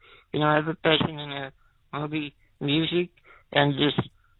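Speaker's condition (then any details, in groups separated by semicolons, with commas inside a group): Spinal muscular atrophy; spinal muscular atrophy type 2, wheelchair user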